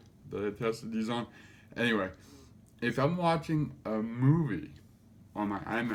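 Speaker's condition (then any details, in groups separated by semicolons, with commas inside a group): Cerebral palsy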